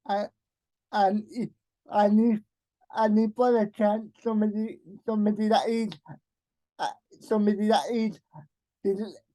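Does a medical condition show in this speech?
Yes: cerebral palsy.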